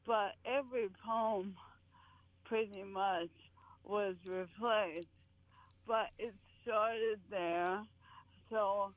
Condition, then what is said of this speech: ALS (motor neuron disease). She has a lot of difficulty speaking, and this is the reason.